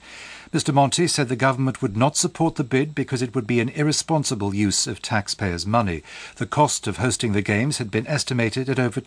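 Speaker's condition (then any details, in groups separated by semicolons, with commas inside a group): No condition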